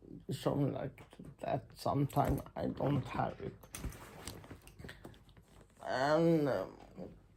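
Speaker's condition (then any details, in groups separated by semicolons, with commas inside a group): Muscular Parkinson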